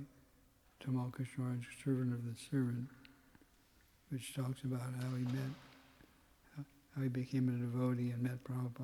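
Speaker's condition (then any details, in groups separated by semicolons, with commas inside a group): Parkinson's; tremor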